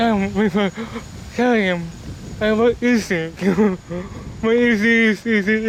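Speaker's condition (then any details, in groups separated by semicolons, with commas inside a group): Cerebral palsy; speech disability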